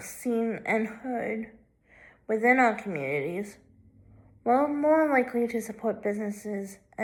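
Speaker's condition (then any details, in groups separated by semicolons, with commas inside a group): Cerebral palsy, left hemiplegia; left hemiplegia, full-time wheelchair user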